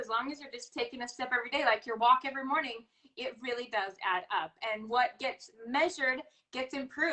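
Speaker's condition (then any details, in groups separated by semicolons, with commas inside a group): No condition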